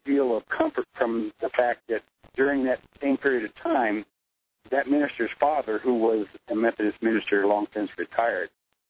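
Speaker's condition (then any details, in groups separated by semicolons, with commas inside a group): No condition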